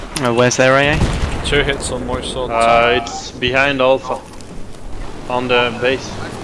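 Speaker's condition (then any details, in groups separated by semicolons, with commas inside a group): No condition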